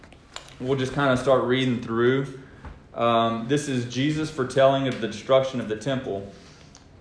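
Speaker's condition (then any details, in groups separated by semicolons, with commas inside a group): No condition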